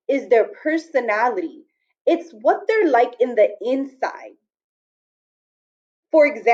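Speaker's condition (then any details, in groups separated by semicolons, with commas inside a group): No condition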